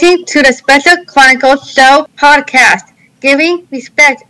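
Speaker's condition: Down syndrome; congenital

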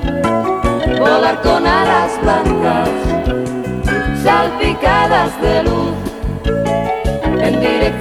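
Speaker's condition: No condition

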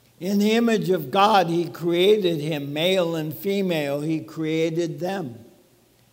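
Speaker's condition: ALS; talks funny, speech sounds abnormal

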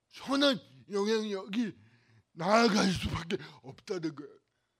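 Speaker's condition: Cerebral palsy; lifelong pain, body and bones twisted, bent body

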